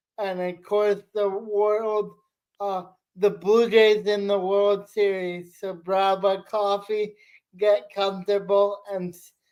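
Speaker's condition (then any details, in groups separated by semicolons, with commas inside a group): Cerebral palsy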